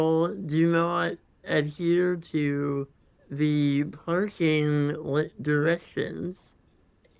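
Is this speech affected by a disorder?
Yes: congenital muscular dystrophy.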